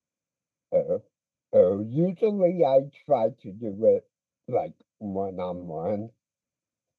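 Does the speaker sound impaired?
Yes: speech impediment; pretty good speaker when comfortable, drama club and debate team experience.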